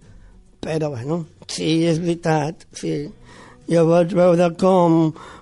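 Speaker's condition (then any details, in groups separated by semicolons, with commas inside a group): Down syndrome; age 45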